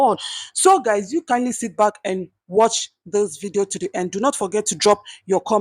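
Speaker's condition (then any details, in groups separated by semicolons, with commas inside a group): No condition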